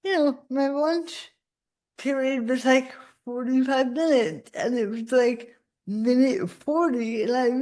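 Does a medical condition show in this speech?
Yes: cerebral palsy; spasticity.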